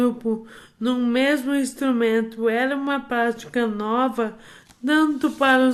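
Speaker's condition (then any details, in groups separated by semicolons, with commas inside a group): Amyotrophic lateral sclerosis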